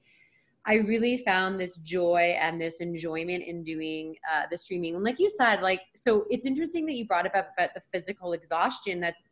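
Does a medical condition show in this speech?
No.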